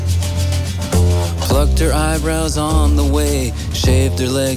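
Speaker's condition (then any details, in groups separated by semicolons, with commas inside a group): No condition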